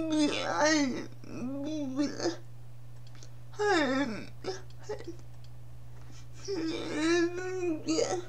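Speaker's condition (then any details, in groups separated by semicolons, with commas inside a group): Cerebral palsy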